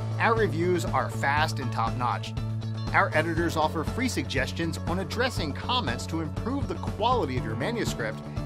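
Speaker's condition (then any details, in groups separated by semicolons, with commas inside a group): No condition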